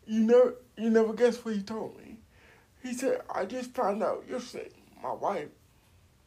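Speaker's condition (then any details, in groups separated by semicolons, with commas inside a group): Cerebral palsy; uses wheelchair, age 42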